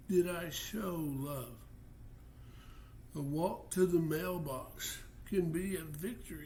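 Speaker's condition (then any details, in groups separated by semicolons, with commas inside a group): Parkinson's disease; stage 3; diagnosed over 16 years ago, mid stage three of four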